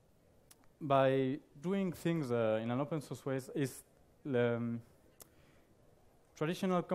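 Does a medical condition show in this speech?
No.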